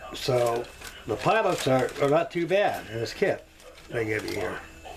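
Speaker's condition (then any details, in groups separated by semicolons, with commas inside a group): No condition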